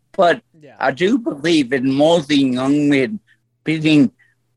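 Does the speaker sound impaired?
Yes: stroke; voice altered since stroke, lasting effect.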